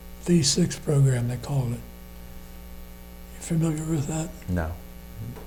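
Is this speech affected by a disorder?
Yes: Parkinson's disease.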